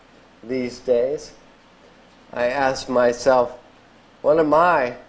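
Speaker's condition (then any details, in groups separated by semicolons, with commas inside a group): ALS; diagnosed eight years ago, at age 35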